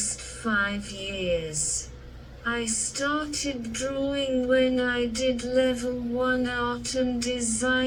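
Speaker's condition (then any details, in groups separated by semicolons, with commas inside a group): Cerebral palsy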